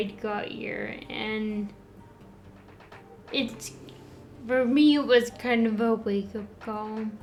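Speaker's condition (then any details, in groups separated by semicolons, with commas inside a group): Friedreich's ataxia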